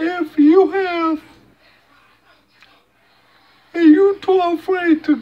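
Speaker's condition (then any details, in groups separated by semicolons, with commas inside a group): Cerebral palsy; speech hard to understand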